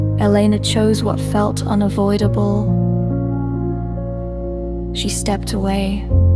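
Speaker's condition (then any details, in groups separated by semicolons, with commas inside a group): No condition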